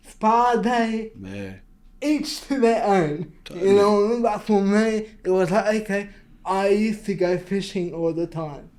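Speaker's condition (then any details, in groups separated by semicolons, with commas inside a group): Cerebral palsy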